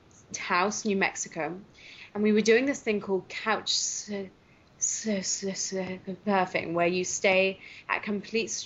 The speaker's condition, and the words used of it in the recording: Stuttering. What I find has really helped me recently is trying to use a lot of voluntary stuttering.